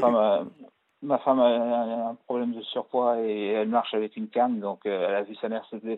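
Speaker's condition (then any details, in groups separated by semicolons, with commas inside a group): Parkinson's disease; pronounced tremors at times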